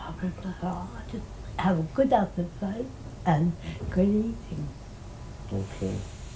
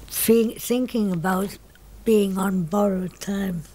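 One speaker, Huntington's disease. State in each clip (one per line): 2 years later
First recording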